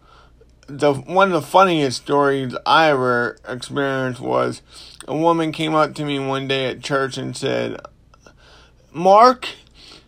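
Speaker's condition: Cerebral palsy; ongoing, not healed

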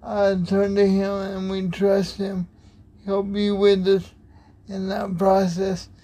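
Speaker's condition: Cerebral palsy

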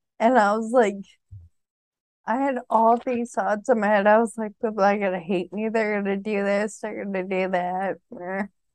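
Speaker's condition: Friedreich's ataxia

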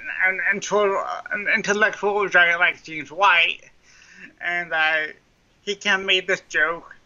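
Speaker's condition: Cerebral palsy, mild; speech impairment, likens own voice to drive-through speaker box, may sound drunk

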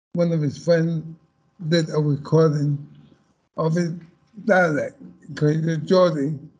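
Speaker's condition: MND; earlier app bank sounded foreign

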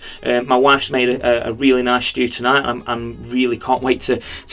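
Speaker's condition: No condition

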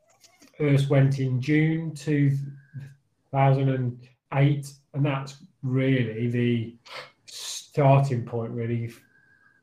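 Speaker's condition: Stammer; stammer since childhood, hard reading aloud at school, phone calls, ordering train tickets, phone callers hung up thinking prank call; still stammers, lockdown impacted stammer, had mask made saying i stammer, you'll have to wait; sound, word and phrase repetitions, part-word repetitions, fillers like um and uh; prolonged sounds

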